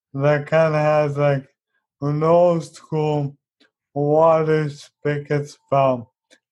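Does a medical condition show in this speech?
Yes: ALS; progressive neurodegenerative.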